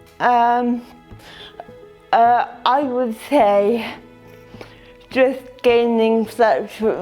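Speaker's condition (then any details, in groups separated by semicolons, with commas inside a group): Cerebral palsy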